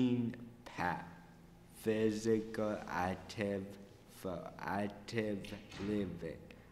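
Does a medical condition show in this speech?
Yes: cerebral palsy.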